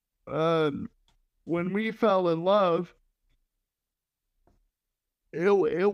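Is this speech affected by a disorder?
Yes: cerebral palsy.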